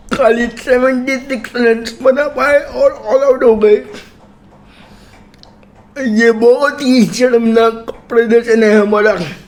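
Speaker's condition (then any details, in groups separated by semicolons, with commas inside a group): Cerebral palsy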